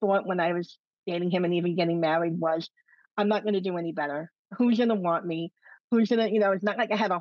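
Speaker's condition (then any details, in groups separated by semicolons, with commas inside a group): Cleft lip and palate; congenital cleft lip and palate, no single known cause, multiple surgeries throughout life, ongoing medical and dental needs; adult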